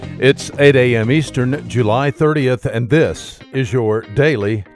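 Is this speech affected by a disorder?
No.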